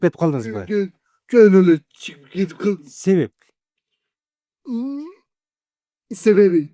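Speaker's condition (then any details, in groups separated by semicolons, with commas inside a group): Cerebral palsy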